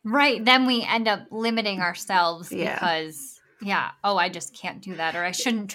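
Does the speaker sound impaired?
Yes: bilateral cleft lip and palate; congenital.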